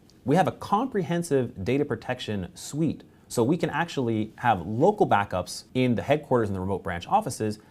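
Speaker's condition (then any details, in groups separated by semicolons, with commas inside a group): No condition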